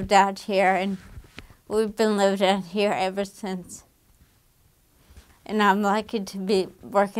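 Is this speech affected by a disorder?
Yes: damaged diaphragm.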